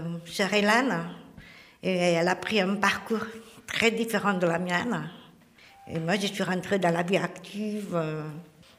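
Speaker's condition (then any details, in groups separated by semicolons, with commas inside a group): Hearing impairment; attended specialized school for hearing impaired; about monthly sessions with speech therapist Jackie for speaking and listening; still working to progress in speaking and listening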